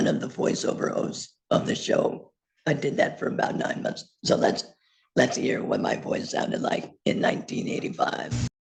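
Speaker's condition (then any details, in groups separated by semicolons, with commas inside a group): Laryngectomy; total laryngectomy, voice prosthesis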